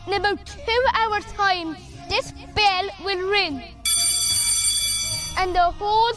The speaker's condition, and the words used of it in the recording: Down syndrome. He began working on his videos called podcasts with his dad, Brian, who said it was a way to help him with his communication skills and confidence.